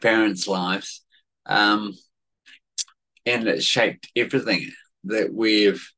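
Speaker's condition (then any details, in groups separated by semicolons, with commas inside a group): Cerebellar atrophy, genetic; affects speech and balance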